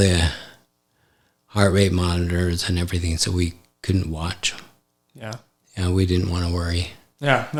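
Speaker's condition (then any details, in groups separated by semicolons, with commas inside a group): ALS; affects hand function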